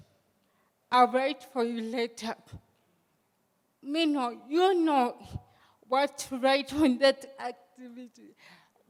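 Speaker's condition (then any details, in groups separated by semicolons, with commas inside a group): Cerebral palsy; hand use and movement control affected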